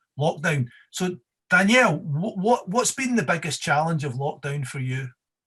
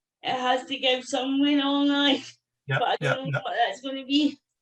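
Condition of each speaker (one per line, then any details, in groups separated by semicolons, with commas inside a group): No condition
Cerebral palsy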